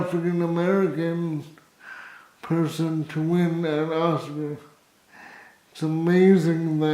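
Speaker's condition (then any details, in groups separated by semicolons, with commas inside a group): Cerebral palsy, spastic, severe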